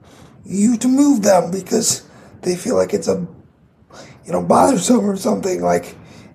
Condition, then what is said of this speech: Cerebral palsy. Um, as you can probably hear, read my voice.